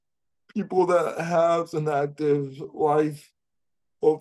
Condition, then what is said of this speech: Cerebral palsy. I joked that I said, I think I have a voice for print.